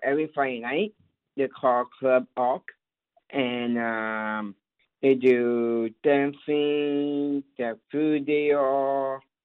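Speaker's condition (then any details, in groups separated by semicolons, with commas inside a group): Down syndrome; lives independently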